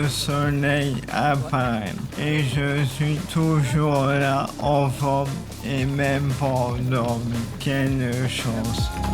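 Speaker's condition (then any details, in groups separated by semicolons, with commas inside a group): ALS (maladie de Charcot); uses wheelchair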